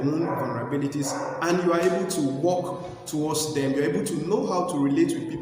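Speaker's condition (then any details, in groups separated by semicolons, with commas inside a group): No condition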